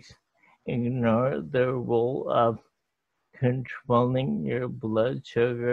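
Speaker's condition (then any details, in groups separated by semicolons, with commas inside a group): ALS; hard time speaking, speech obviously affected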